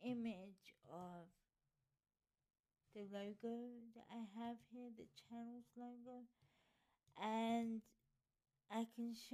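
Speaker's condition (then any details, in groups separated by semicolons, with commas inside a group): Cerebral palsy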